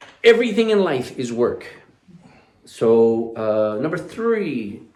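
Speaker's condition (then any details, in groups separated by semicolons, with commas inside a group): No condition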